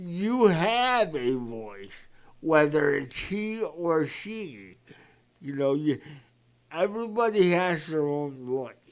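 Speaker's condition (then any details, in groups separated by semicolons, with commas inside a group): Cerebral palsy; present from birth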